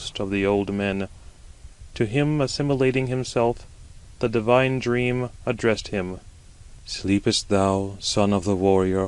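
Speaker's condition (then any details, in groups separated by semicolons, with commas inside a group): No condition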